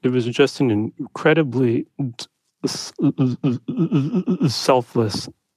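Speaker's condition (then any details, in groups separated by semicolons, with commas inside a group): Stutter; since childhood, persisting into adulthood; halting speech heard in interview; repetitions, long painful blocks on first part of words, trouble breathing during blocks, urge to avoid talking; repeated sounds, prolonged sounds, blocks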